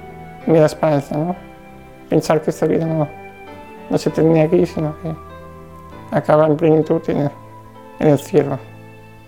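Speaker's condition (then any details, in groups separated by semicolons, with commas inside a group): Duchenne muscular dystrophy; degenerative, progressive loss of strength over time, past suffocation episode needing emergency care, later relapses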